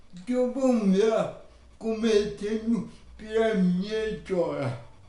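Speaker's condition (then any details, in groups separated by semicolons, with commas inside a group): Cerebral palsy; diction problem since birth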